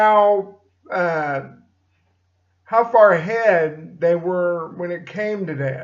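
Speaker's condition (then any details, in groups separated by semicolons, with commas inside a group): Cerebral palsy; slight speech impediment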